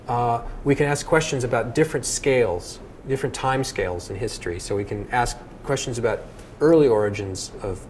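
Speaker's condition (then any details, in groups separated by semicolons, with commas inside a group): No condition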